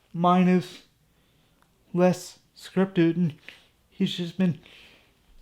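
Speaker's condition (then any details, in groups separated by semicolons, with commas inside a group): Cerebral palsy; from birth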